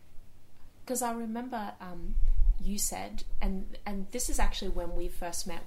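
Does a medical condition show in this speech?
No.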